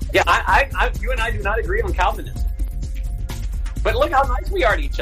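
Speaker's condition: No condition

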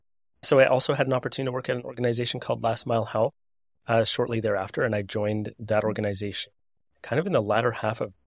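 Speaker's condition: No condition

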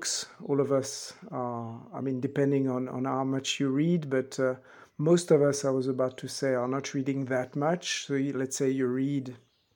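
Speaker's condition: No condition

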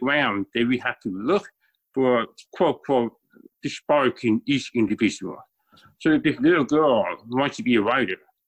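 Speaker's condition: Deafness, born deaf

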